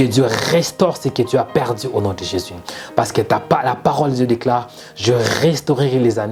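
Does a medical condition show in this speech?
No.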